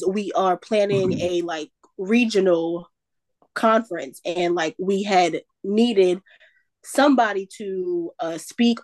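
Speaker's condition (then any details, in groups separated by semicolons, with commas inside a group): Stuttering; stutter since at least high school, caused shyness, quietness and shame then; still stutters, work role forced out of shell; stuttering not under own control; repeated sounds, blocks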